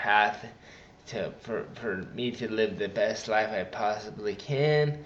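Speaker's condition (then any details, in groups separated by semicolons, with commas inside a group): Traumatic brain injury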